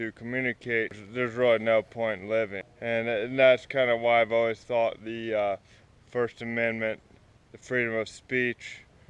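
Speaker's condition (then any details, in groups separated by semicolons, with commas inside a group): Cerebral palsy; spastic, affects walking and legs; difficulty walking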